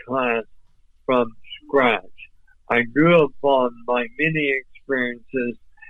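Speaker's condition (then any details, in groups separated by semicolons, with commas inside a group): ALS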